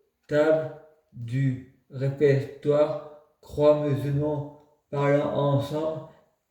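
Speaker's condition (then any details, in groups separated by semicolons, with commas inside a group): Multiple sclerosis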